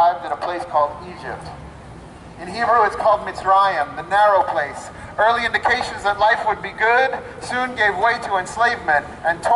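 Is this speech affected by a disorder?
No.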